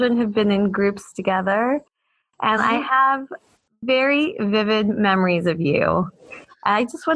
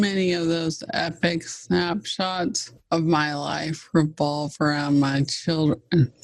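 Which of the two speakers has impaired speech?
The second: ALS (Lou Gehrig's disease); fast progressing form; almost bedbound, uses wheelchair; voice wonky, full voice earlier.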